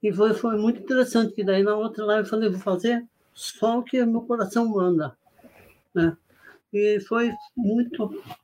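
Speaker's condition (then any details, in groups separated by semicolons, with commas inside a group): Parkinson's disease; Parkinson's disease diagnosed 17 years ago, facial rigidity, stiff body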